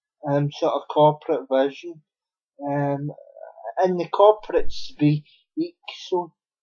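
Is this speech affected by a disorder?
Yes: cerebral palsy; unable to walk.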